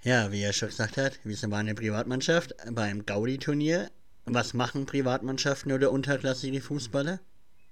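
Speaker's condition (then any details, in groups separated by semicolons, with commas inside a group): Cleft palate; since childhood; speech impediment, mimicked in school when reading aloud, listeners say speech hard to understand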